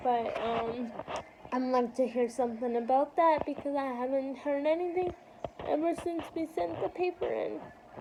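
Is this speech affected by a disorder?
Yes: cerebral palsy, spastic quadriplegic.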